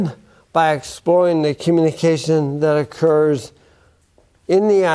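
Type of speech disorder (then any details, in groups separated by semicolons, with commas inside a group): Bulbar dysarthria; bulbar onset ALS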